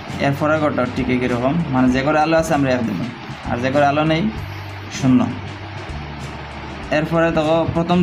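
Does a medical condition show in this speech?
No.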